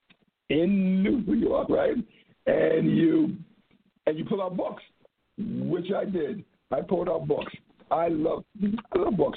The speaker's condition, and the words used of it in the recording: Stuttering. And I never stopped stuttering.